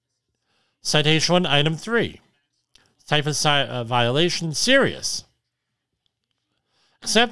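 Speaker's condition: Cleft lip and palate; has tinnitus

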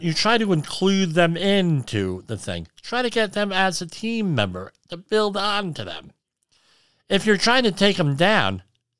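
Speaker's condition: Cleft lip and palate

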